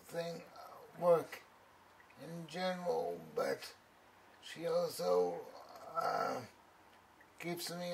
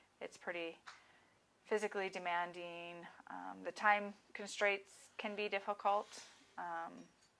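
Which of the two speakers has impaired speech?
The first: cerebral palsy.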